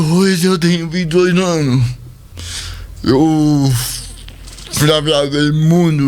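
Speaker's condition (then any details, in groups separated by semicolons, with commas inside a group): Cerebral palsy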